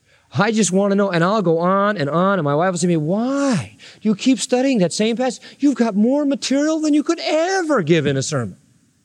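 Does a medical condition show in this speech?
No.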